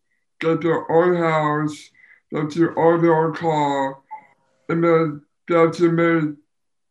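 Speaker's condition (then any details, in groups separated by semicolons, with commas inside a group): Down syndrome; speech sometimes needs translating by father, words hard to understand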